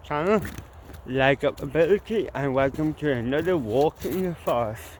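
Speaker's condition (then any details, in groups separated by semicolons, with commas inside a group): Cerebral palsy; mild, ataxic type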